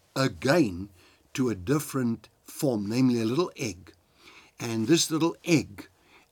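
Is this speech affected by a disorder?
No.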